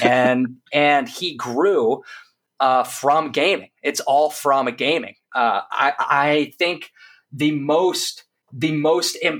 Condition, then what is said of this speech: Stuttering. A thing you and your listeners might be able to pick up on is that I have a stutter.